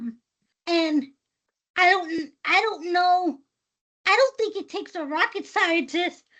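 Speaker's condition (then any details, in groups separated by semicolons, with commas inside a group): Cerebral palsy; power wheelchair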